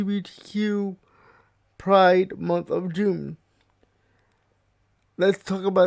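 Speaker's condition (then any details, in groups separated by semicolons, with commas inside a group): Cerebral palsy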